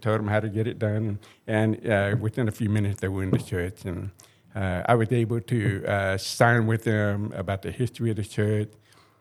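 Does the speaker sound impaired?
Yes: hearing impairment; cochlear implant on left side received on 50th birthday; uses cochlear implant.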